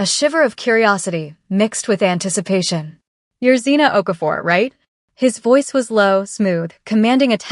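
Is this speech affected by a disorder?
No.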